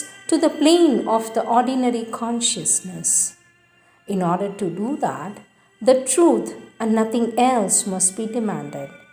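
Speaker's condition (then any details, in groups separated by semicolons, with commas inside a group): No condition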